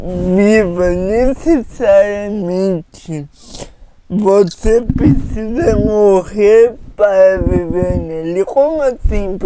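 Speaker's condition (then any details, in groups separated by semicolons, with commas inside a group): Paralysis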